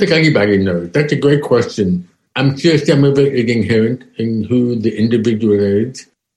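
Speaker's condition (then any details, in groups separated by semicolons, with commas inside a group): Deafness, profound; diagnosed at age four, no intervention first 3-4 years, mainstream schooling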